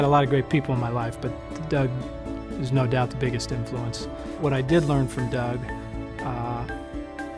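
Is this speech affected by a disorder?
No.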